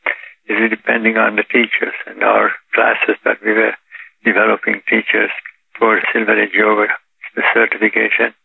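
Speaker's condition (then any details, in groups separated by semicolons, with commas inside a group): Parkinson's disease; now 84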